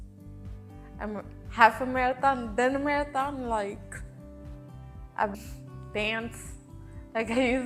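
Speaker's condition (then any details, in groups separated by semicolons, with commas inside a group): Cerebral palsy; tends to tense up, breathing through it helps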